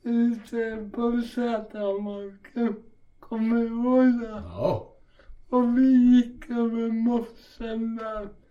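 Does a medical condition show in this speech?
Yes: cerebral palsy; walking difficulty, walking improved with gym training.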